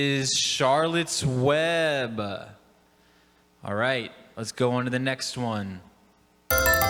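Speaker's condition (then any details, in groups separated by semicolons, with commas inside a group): No condition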